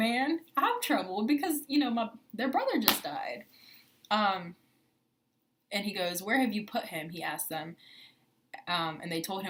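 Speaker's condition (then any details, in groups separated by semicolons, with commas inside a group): No condition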